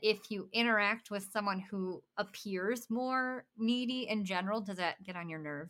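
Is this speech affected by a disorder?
Yes: bilateral cleft lip and palate; congenital complete bilateral cleft lip and palate, hard and soft palate, no palate at birth, lamb's nipple feeding.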